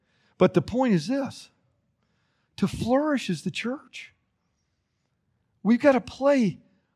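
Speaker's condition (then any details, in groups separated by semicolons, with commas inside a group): No condition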